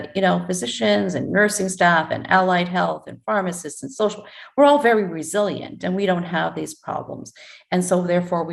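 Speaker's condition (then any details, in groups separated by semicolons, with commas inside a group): No condition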